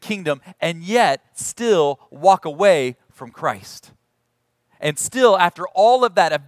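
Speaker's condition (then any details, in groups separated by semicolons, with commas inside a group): No condition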